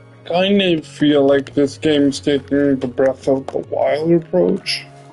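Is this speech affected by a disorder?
Yes: cerebral palsy; limbs affected.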